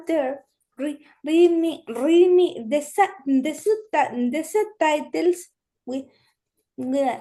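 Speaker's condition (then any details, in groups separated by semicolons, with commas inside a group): Cerebral palsy; limits current activity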